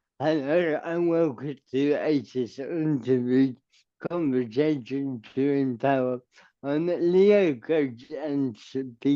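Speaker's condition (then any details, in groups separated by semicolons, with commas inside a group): Cerebral palsy; permanent wheelchair user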